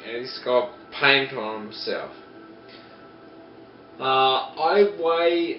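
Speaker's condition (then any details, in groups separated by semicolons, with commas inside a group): Multiple sclerosis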